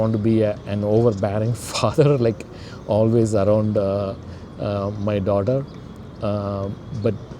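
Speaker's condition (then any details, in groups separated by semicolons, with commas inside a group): No condition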